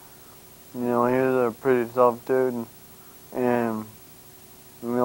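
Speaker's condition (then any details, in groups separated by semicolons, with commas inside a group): Brain injury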